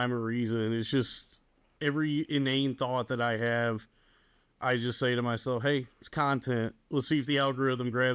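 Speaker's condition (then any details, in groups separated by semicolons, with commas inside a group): No condition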